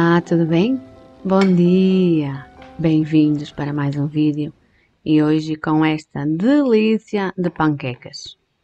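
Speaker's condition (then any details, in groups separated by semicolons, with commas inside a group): No condition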